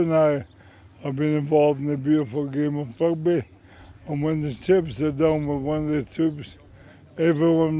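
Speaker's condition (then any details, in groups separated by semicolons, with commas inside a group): MND; terminal, whole body affected, muscle wastage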